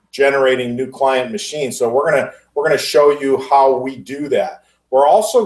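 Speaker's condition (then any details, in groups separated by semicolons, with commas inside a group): No condition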